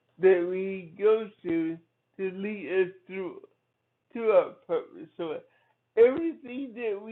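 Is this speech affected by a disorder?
Yes: cerebral palsy; from birth.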